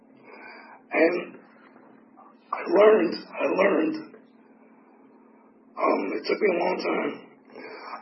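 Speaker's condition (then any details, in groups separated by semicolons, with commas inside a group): Tracheotomy; tracheotomy for 4 years, 8 surgeries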